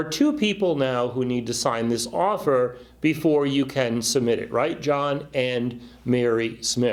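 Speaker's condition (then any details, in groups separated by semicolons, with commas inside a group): No condition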